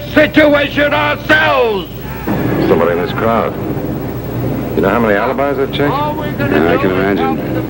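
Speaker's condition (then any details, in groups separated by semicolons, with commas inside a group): No condition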